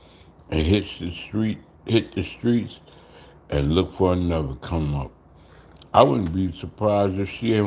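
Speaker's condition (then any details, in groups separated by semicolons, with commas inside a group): Slurred speech; still slurs words occasionally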